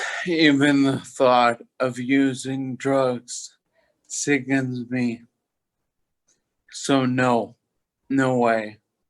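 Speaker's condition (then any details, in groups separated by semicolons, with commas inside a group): Toxic leukoencephalopathy, locked-in syndrome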